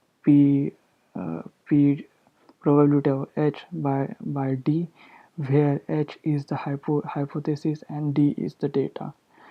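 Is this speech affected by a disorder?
No.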